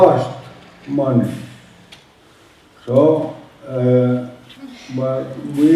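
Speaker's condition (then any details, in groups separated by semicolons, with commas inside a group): Motor neuron disease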